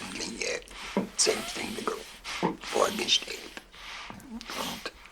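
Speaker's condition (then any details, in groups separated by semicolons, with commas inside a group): Laryngectomy; larynx removed by operation, learned to speak with a Logopädin from about 4 weeks after; original laryngeal voice lost, oesophageal voice by bringing air back up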